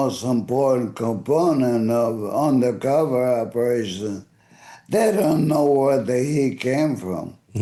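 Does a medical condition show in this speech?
Yes: ALS; voice affected and fading.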